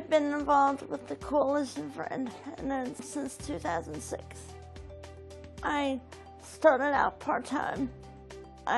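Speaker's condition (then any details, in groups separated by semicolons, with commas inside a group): Cerebral palsy; unable to walk; mild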